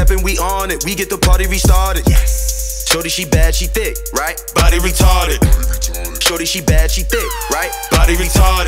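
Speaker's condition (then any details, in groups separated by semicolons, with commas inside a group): No condition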